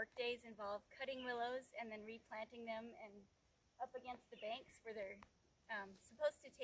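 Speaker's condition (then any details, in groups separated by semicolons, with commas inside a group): No condition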